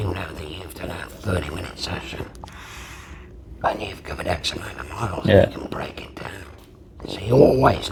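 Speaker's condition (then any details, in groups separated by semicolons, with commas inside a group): Laryngectomy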